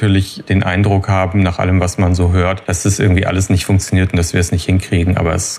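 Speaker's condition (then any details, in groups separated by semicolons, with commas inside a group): No condition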